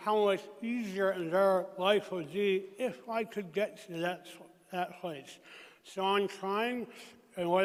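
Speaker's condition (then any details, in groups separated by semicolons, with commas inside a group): Traumatic brain injury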